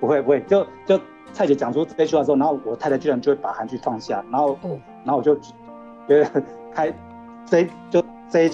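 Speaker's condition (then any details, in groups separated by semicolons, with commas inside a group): Stuttering, mild speech impairment; stuttering since childhood; word and syllable repetitions; repeated sounds, repeated words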